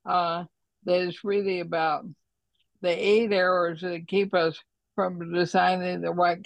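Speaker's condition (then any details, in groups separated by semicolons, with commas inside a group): ALS; types carefully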